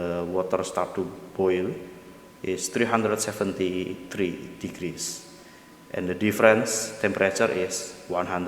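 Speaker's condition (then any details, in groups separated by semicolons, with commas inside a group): No condition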